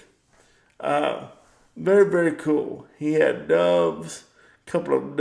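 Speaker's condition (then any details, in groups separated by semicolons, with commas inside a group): Cerebral palsy; power wheelchair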